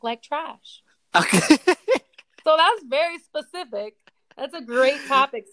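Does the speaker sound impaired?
No.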